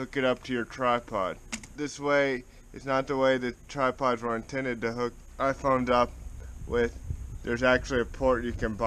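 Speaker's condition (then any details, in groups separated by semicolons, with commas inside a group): Cerebral palsy, spastic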